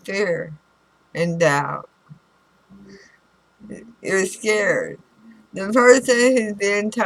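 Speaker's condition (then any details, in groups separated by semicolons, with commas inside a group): Throat cancer radiation damage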